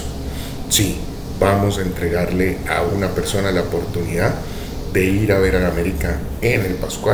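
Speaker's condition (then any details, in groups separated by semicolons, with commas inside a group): No condition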